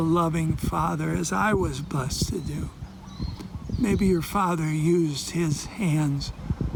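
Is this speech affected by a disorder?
Yes: ALS.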